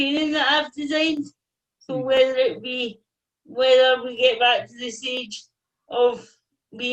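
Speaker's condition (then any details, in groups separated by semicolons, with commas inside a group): Cerebral palsy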